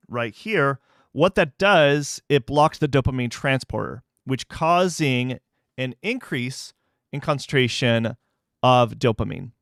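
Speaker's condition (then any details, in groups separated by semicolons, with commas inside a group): No condition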